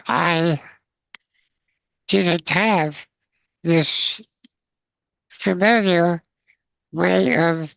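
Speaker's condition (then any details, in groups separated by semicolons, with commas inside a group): Spinal muscular atrophy, congenital; progressive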